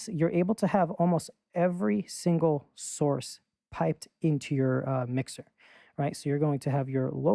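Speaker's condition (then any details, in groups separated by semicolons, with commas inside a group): No condition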